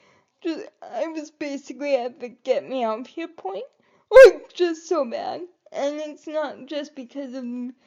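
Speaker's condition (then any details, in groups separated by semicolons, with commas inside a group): Cerebral palsy; able to articulate and speak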